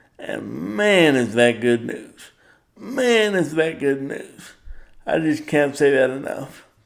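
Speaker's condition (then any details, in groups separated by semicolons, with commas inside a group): Cerebral palsy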